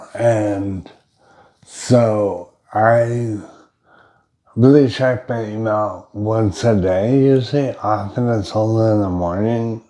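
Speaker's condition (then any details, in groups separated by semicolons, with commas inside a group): Brain injury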